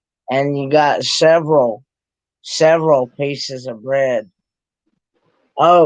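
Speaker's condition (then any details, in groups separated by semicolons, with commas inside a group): Cerebral palsy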